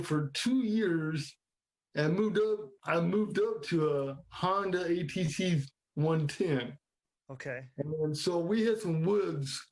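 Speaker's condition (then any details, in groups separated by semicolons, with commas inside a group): Cerebral palsy; present from birth, affects legs, arms, hands; speech affected, may sound different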